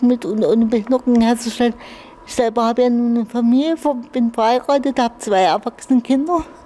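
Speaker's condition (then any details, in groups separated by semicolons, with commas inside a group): Infantile cerebral palsy; brain damage since birth, spastic, muscle cramping, restrictions in all areas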